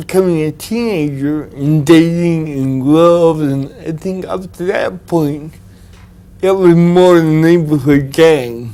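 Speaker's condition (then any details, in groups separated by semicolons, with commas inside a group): Cerebral palsy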